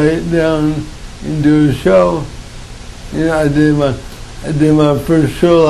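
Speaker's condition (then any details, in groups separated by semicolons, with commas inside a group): Cerebral palsy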